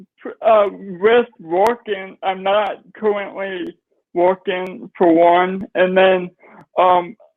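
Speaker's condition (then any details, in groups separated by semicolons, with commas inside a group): Cerebral palsy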